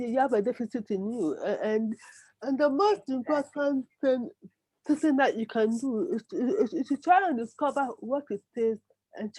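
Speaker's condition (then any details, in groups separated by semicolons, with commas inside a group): Cerebral palsy; brain damage cause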